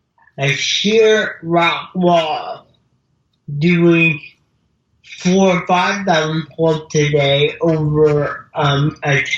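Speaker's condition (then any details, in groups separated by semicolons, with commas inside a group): Cerebral palsy; mild speech impediment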